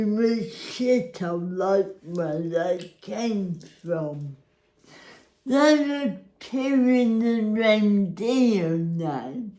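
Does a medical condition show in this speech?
Yes: cerebral palsy; spastic.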